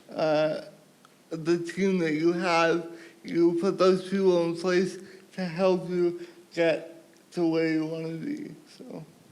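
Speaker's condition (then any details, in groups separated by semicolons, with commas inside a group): Cerebral palsy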